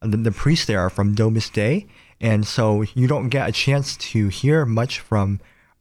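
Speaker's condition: Cleft palate; nose and lip

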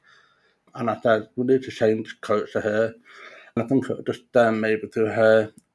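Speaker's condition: Profound deafness; congenital profound deafness

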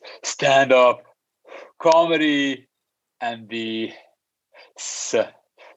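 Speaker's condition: Stutter; stutter since childhood, stutters in six languages: English, French, Spanish, Arabic, Portuguese, Armenian; no stuttering when singing, avoided speaking for years out of fear, later joined Toastmasters and debating club; prolonged sounds

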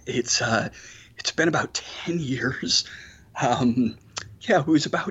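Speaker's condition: Spasmodic dysphonia; vocal cords break open when speaking, breathy on certain syllables, can still communicate and be heard

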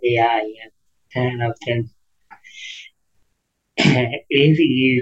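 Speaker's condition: Down syndrome; extensive childhood speech therapy for speech and voice

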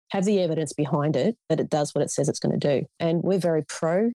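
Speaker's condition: No condition

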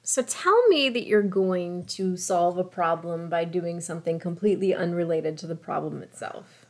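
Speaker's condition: No condition

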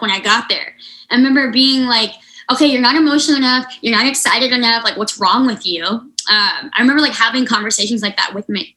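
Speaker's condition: Unilateral cleft lip and palate, severe

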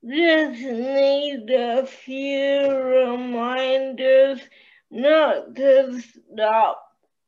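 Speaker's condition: Cerebral palsy

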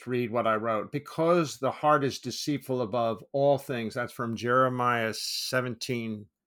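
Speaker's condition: No condition

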